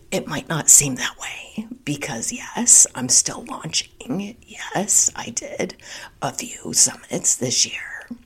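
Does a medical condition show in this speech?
Yes: spasmodic dysphonia; not using Botox.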